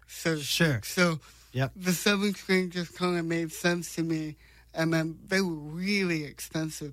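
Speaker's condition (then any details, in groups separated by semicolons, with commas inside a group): Cerebral palsy; congenital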